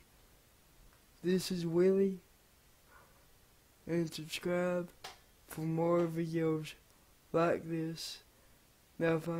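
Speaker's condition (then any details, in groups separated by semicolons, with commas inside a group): Cerebral palsy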